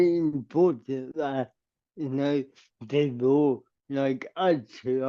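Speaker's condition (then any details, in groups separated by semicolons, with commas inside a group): Cerebral palsy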